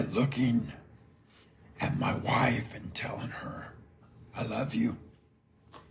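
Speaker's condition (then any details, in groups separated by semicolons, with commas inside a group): Throat cancer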